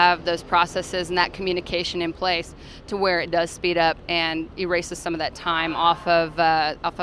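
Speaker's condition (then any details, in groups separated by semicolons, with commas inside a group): No condition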